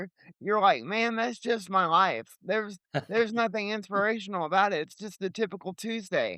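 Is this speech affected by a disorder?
Yes: cerebral palsy; limited mobility, legs.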